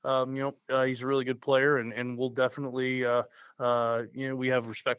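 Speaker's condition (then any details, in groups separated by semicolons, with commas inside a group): No condition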